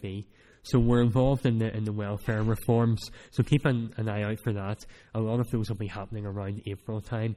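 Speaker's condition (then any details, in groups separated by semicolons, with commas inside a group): Cleft palate; speech not that clear at times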